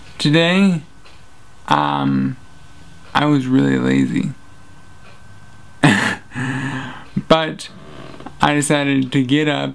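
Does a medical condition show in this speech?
Yes: traumatic brain injury.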